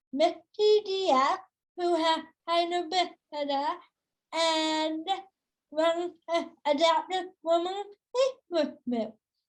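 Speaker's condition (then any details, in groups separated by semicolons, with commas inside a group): Cerebral palsy, spastic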